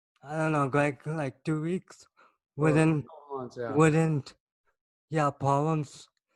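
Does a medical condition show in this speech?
Yes: cerebral palsy.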